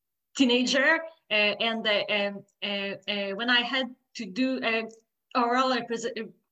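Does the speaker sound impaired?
Yes: stuttering, blocks; stuttering since childhood, persisting into adulthood, stuttered more during first COVID lockdown while talking less; stutters during this podcast; mostly blocks rather than repetitions, poorly coordinated speech movements, talking physically exhausting, hard to do other tasks while talking; here repeated sounds, prolonged sounds, blocks.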